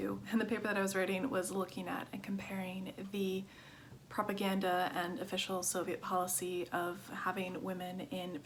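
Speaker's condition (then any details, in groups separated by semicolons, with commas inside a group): No condition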